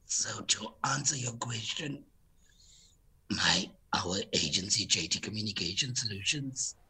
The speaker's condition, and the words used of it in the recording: Laryngectomy. But now, through medical innovation, I have a voice prosthesis